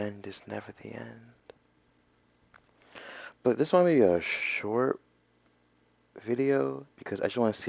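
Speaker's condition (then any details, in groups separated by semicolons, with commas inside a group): No condition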